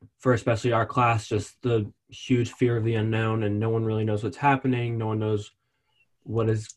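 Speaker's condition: No condition

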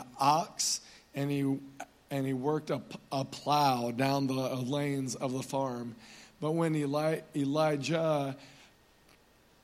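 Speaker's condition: Stutter; stuttered all through school; current stutter, may get a little blocked while speaking; gets a little blocked up, blocks usually before statements felt important; repeated sounds, repeated words

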